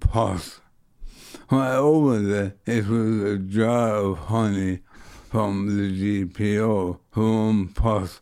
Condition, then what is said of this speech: ALS (motor neuron disease). I walked in here this morning scared out of my wits that my voice wouldn't hold up – it is amazing, it has held up